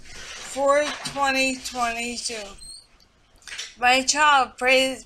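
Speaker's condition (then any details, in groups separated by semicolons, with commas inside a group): Multiple sclerosis; speech affected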